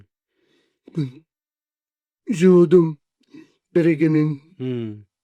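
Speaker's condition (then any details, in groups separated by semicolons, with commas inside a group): Cerebral palsy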